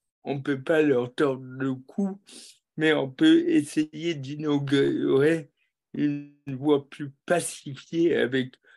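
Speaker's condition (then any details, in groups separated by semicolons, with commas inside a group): Cerebral palsy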